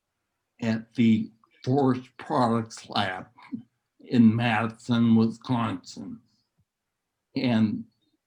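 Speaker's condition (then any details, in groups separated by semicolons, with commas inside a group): Neurological disease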